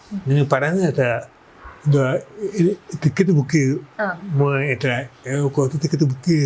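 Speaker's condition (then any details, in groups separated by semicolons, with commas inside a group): Cerebral palsy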